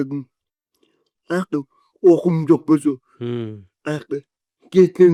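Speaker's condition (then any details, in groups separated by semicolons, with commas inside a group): Cerebral palsy; 40 years with condition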